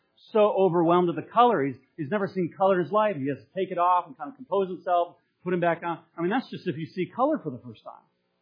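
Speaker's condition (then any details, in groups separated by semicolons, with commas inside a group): No condition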